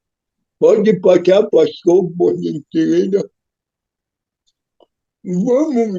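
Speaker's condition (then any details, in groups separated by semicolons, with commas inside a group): Cerebral palsy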